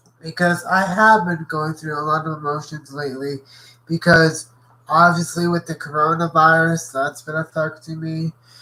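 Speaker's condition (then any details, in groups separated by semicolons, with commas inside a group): Cerebral palsy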